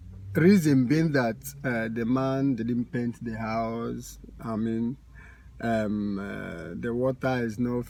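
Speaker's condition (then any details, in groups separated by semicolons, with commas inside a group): No condition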